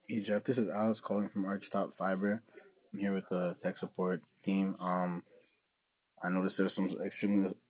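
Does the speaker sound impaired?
No.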